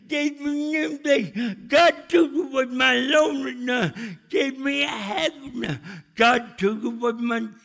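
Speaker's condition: Cerebral palsy; still talks funny

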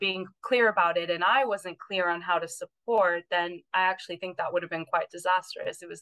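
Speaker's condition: No condition

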